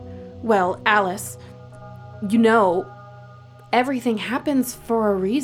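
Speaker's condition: No condition

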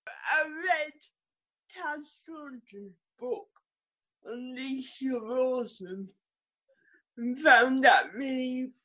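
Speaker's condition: Cerebral palsy; riding as physio from age 2

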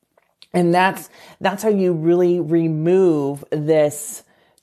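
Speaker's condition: No condition

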